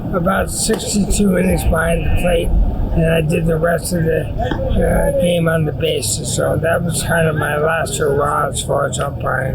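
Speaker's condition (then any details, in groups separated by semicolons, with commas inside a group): ALS; 7 years after onset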